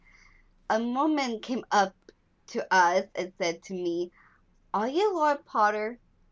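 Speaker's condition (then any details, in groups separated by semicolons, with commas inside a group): Down syndrome; lifelong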